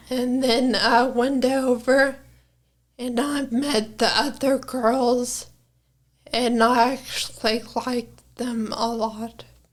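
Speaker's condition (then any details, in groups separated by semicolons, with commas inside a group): Brain injury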